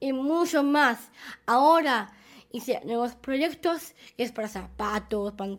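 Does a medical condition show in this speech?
Yes: Down syndrome; present from birth.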